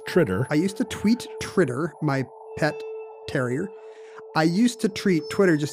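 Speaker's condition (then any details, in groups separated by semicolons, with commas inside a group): No condition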